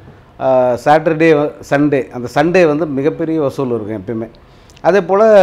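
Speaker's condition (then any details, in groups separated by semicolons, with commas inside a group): No condition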